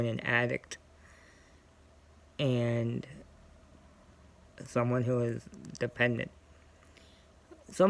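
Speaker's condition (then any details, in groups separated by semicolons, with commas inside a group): Cerebral palsy; scoliosis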